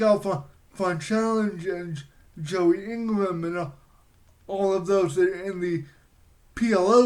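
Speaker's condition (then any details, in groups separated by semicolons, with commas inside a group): Cerebral palsy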